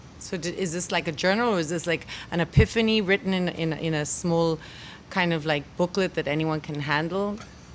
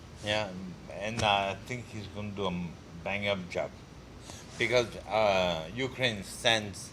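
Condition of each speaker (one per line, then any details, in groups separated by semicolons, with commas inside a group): No condition
Multiple sclerosis; diagnosed at age 17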